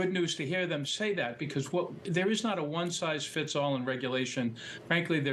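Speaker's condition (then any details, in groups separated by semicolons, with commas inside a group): No condition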